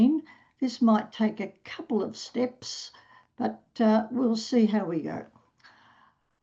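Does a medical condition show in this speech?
No.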